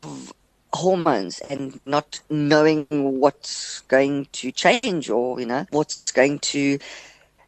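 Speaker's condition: Stutter; stutter developed in childhood with onset of depression, caused by depression, quite bad; lessened after medical and social transition with hormone replacement therapy from age 37; quite a bad stutter earlier, now almost not noticeable; prolonged sounds

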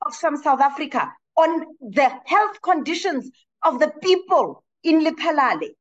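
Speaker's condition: No condition

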